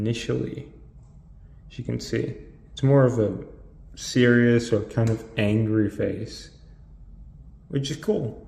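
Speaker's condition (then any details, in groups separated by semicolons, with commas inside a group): No condition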